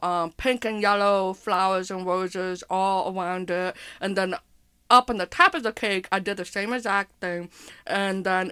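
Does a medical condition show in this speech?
Yes: hearing impairment with speech impairment; attended deaf camp in childhood; does not sound like others, speech and hearing impairments sometimes affect talking.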